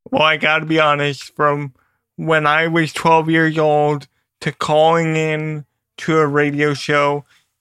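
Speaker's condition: Cerebral palsy; quadriplegic cerebral palsy, affects all four limbs

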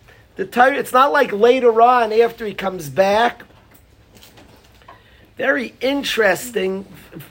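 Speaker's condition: No condition

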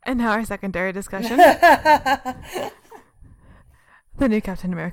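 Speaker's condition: No condition

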